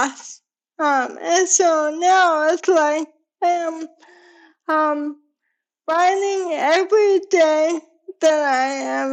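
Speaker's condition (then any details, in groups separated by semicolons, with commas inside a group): ALS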